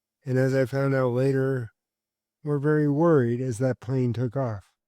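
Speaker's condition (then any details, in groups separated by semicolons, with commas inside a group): Cerebral palsy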